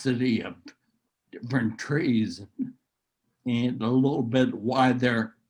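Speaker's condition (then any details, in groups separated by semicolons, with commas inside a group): Neurological disease; speech affected, trouble speaking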